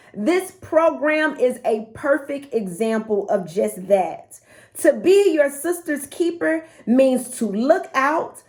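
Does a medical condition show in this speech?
No.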